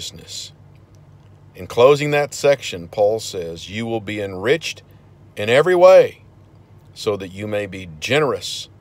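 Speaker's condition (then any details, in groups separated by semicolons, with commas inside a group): No condition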